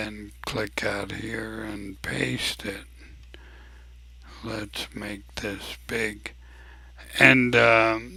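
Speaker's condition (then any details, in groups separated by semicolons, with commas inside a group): ALS; abnormally slow voice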